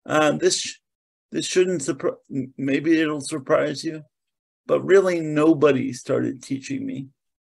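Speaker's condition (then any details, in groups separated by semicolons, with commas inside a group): Cerebral palsy; very spastic presentation, moves deliberately, has to think about motions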